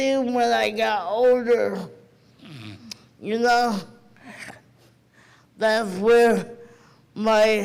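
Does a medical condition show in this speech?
Yes: cerebral palsy; present from birth, premature; adult aging with condition.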